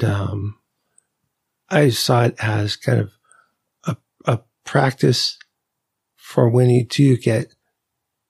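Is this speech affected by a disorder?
Yes: ALS; weakness and fasciculations at onset, symptoms began about eleven months earlier, power chair, ramps, lifts; Radicava infusion during recording, diagnosed five months earlier at Forbes Norris clinic by Dr. Katz.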